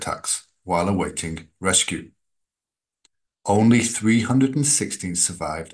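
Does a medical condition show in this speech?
No.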